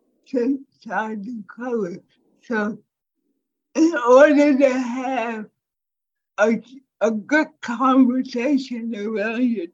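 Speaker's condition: Cerebral palsy; speech impairment, voice sounds different, strangers wrongly assume cognitive disability on hearing voice

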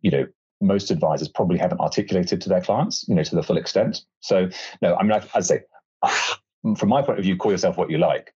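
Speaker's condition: No condition

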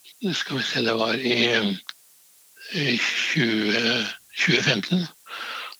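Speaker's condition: Parkinson's disease; diagnosed around age 65, father also had Parkinson's after age 80, early reduced hand flexibility

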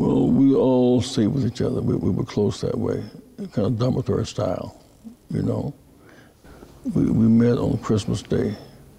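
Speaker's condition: Parkinson's disease; first noticed through falls while walking, diagnosed by specialist, severe difficulty rising from chair, ignored about a year; recent diagnosis, dopamine medication four times daily, physical and occupational therapy, big stretches, exaggerated movements; speech therapy

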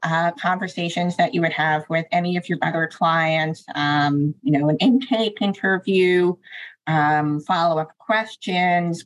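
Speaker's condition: Deafness; deaf and oral, uses cochlear implants to hear; uses spoken Language, also uses American Sign Language

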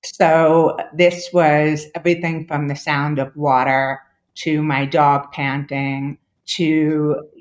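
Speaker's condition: Deafness; hearing aids

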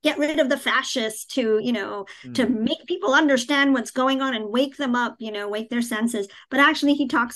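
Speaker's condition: Cleft palate, cleft palate without cleft lip; therapists

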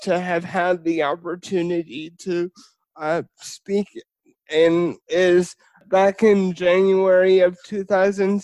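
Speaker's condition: Spastic cerebral palsy

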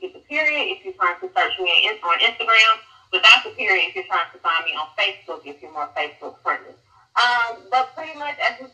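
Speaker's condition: No condition

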